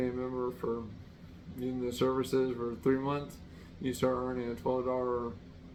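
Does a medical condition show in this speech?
Yes: traumatic brain injury.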